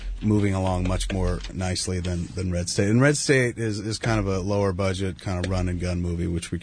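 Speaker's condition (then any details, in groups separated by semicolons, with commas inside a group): No condition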